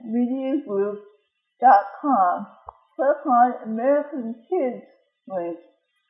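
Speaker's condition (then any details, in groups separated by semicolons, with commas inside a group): Cerebral palsy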